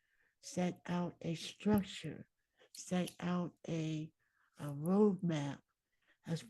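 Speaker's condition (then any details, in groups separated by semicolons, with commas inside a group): Myasthenia gravis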